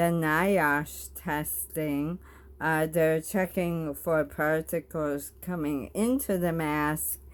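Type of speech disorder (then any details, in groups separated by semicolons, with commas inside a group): Bulbar dysarthria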